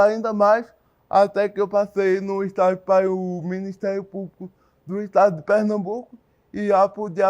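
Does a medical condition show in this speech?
Yes: cerebral palsy.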